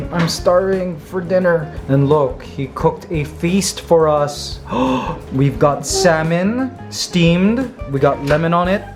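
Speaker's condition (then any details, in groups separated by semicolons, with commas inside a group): No condition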